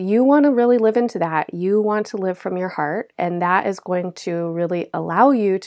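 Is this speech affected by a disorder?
No.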